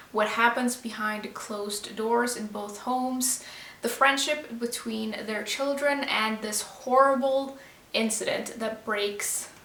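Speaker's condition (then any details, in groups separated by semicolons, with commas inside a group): No condition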